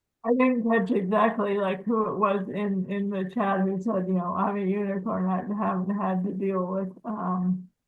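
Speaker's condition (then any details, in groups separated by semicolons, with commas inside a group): Cerebral palsy; walks at home, wheelchair outside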